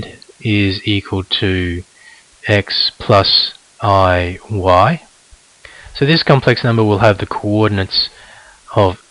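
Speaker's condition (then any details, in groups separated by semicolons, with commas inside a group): No condition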